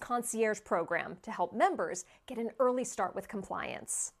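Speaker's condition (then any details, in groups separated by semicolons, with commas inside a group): No condition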